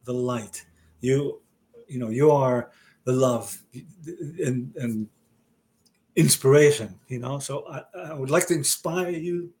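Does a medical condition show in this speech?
Yes: aphasia after stroke; aphasia caused by stroke about 30 years ago, permanent; ongoing aphasia; expresses self relatively well, unlike others who cannot, rambles off track a little.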